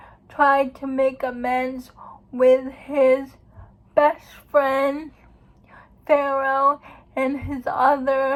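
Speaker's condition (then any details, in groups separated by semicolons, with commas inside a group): Cerebral palsy; uses wheelchair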